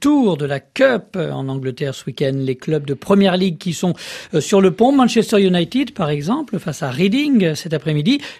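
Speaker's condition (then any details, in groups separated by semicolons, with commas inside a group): No condition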